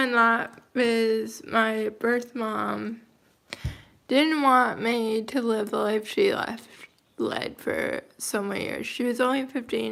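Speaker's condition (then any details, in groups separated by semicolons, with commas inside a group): Cerebral palsy, mild; speech and motor skills affected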